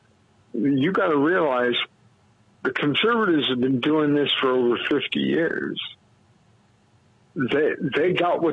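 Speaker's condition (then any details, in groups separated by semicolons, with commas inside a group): Cerebral palsy; premature low birth weight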